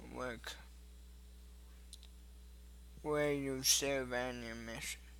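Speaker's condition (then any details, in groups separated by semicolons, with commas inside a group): Cerebral palsy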